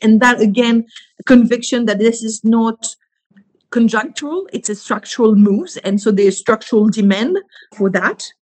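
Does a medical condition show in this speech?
No.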